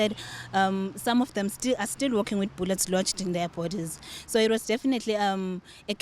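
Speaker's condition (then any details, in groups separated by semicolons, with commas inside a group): No condition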